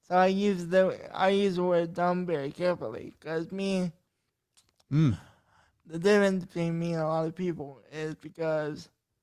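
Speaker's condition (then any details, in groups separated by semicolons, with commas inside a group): Cerebral palsy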